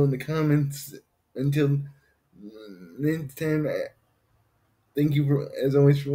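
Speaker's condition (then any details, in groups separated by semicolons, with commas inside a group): Cerebral palsy; affects all muscles; able to speak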